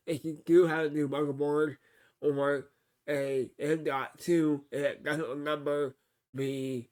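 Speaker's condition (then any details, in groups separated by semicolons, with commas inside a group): Cerebral palsy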